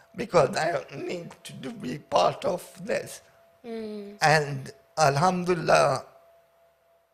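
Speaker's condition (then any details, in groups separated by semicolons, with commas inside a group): Paraplegia with essential tremor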